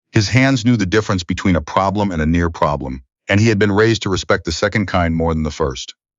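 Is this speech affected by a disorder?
No.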